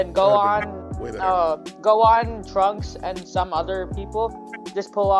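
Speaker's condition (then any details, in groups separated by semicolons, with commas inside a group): No condition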